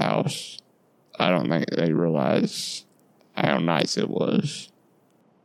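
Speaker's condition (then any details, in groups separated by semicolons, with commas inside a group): Duchenne muscular dystrophy; muscle atrophy and weight loss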